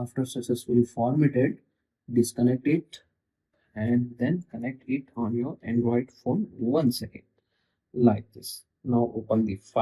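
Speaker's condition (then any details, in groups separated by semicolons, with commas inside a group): No condition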